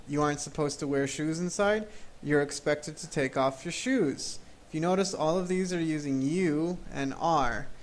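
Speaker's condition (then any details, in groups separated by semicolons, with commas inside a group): No condition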